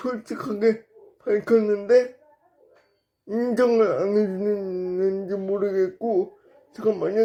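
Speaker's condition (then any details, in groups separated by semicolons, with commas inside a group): Brain lesion disability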